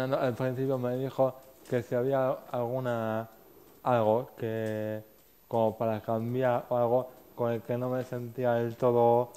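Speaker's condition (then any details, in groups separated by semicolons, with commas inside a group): Cerebral palsy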